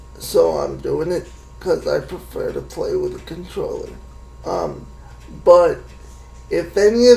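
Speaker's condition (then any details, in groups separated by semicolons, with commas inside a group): Cerebral palsy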